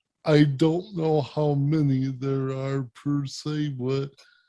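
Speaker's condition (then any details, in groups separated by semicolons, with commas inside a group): Cerebral palsy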